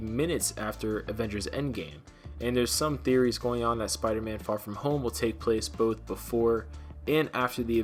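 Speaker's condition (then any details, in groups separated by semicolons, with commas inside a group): No condition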